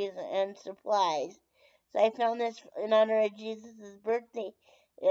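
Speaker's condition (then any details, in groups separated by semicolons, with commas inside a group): Brain injury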